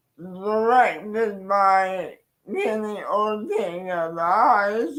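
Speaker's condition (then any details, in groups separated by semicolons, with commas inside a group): Cerebral palsy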